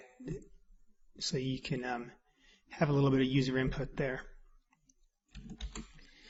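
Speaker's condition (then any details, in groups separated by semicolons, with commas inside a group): No condition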